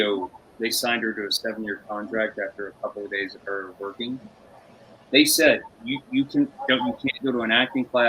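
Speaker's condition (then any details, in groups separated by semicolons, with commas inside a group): No condition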